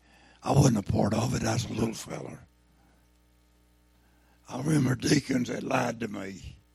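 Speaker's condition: Throat cancer, lost vocal cord; kept trying to preach with no voice

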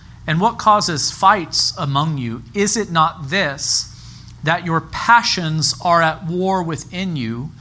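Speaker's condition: No condition

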